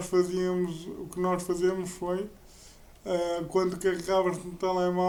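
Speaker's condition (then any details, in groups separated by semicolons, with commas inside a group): Cerebral palsy; uses a wheelchair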